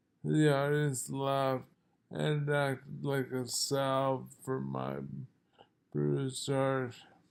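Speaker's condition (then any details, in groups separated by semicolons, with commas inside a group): Multiple sclerosis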